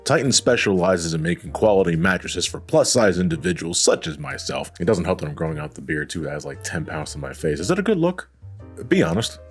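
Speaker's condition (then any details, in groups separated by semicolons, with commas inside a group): No condition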